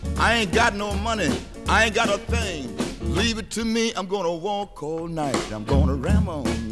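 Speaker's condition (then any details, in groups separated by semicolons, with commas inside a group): No condition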